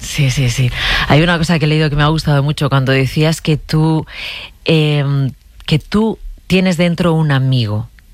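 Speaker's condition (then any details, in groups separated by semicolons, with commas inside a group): No condition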